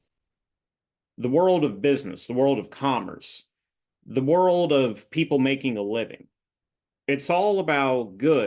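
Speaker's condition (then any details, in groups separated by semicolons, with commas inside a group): No condition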